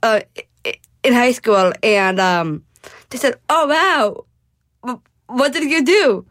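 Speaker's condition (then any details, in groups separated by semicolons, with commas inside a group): Down syndrome; described as speaking eloquently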